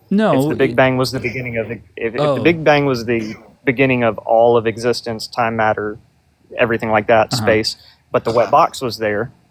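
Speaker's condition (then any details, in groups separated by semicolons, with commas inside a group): No condition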